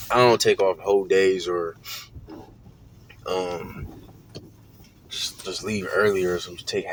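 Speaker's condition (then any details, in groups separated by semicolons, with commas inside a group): No condition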